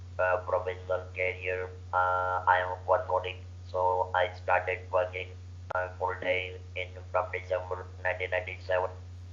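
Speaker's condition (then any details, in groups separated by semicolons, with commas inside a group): Laryngeal cancer surgery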